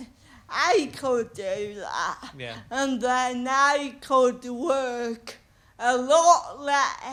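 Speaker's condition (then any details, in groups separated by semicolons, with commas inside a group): Cerebral palsy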